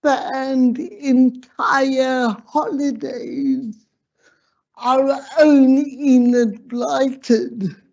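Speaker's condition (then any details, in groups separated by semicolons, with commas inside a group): Slurred speech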